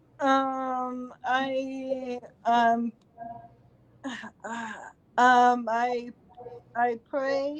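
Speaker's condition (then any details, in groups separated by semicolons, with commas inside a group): Cerebral palsy; since birth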